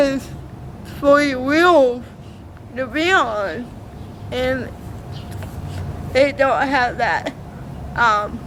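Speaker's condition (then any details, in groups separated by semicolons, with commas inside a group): Cerebral palsy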